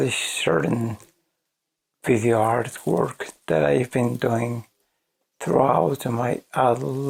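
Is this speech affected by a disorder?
Yes: ALS.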